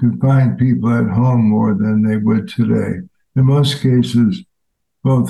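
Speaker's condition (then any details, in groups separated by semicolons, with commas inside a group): ALS; fatal progressive disease, diagnosed months ago, hiking a year ago, expected to worsen; voice changed since onset, now a different voice, no spontaneous crying fits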